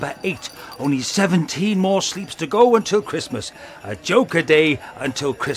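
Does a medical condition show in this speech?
No.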